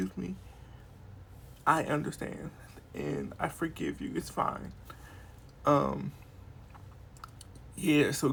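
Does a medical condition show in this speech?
Yes: cerebral palsy; wheelchair user.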